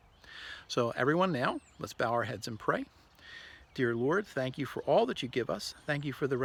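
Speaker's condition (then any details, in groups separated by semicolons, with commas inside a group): No condition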